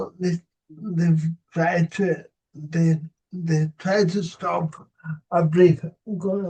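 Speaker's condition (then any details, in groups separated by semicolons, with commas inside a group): Cerebral palsy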